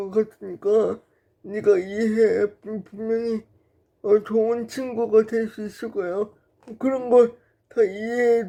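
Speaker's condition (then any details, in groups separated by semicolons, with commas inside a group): Brain lesion disability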